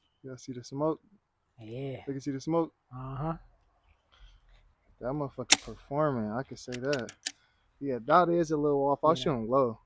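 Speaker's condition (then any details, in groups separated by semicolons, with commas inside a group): No condition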